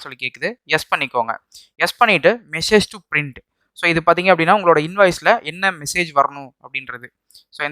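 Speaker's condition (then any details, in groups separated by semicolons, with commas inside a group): No condition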